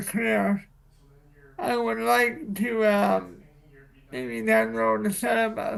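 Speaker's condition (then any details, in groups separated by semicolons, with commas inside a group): Cerebral palsy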